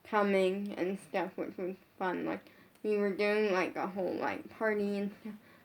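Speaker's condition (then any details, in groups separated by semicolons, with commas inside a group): Brain injury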